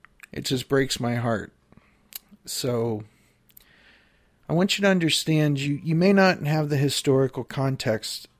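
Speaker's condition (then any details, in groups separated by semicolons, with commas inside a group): No condition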